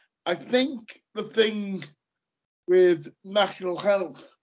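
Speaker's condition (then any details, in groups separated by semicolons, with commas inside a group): Cerebral palsy; lifelong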